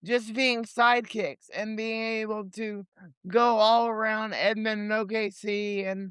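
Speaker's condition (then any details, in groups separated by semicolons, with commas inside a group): Cerebral palsy; limited mobility, legs; age 28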